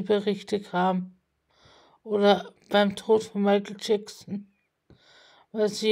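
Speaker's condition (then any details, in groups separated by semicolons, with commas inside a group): Spasticity from birth; multiple sclerosis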